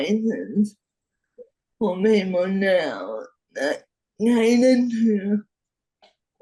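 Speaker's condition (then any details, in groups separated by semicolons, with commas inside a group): Friedreich's ataxia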